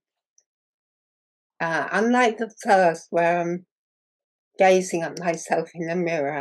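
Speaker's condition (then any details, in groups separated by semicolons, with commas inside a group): Muscular dystrophy; progressive muscle wasting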